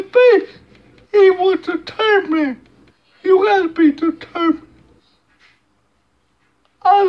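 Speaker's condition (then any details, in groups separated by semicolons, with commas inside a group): Cerebral palsy; present from birth; speech hard to understand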